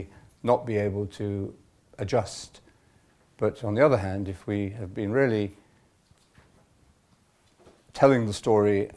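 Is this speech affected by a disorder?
No.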